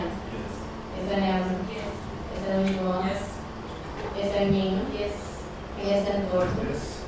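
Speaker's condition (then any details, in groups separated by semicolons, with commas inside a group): No condition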